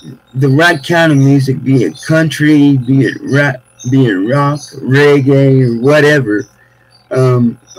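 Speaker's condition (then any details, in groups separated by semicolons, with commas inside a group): Cerebral palsy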